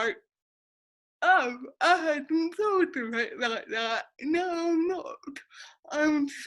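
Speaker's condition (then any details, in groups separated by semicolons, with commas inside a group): Cerebral palsy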